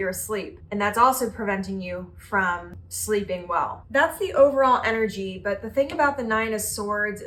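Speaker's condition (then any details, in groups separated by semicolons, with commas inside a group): No condition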